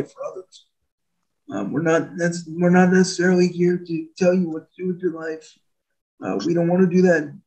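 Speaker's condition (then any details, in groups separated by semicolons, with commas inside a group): Spastic quadriplegic cerebral palsy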